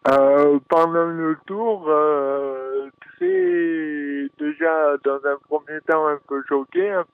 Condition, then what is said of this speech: Dystonia. Donc, la dystonie, c'est une maladie neurologique qui, euh, pour ma part, impacte euh, à des troubles de l'élocution et de la motricité fine.